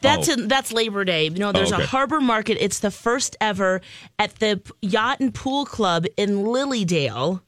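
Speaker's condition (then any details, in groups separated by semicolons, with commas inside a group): No condition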